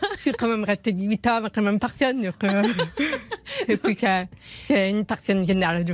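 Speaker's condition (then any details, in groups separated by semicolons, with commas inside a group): Profound congenital deafness; hearing aids from age one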